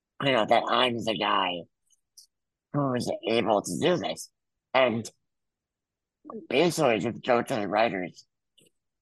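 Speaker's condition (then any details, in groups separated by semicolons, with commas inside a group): Muscular dystrophy; congenital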